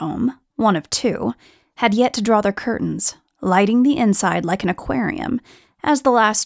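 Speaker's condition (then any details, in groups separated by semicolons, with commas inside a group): No condition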